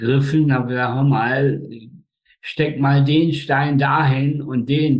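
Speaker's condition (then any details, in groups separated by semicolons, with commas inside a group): Spastic tetraparesis, spastic quadriplegia; brain oxygen loss up to 15 minutes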